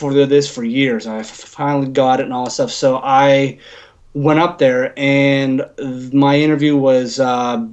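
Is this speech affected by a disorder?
Yes: stuttering; covert stuttering, hidden for years, struggled with speech since early years; went back to speech therapy as adult, now open about stuttering, National Stuttering Association member since 2006; stuttered badly when nervous or anxious, sometimes only mild, avoided speaking roles, chose behind-camera work; here prolonged sounds.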